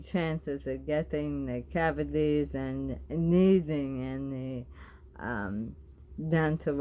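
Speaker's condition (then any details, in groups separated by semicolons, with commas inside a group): Bulbar ALS; diagnosed nine or more months after onset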